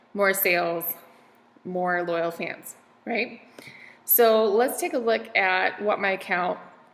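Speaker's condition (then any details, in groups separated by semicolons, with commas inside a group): No condition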